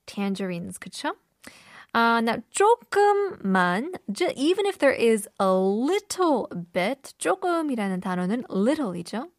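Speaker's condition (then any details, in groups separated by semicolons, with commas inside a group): No condition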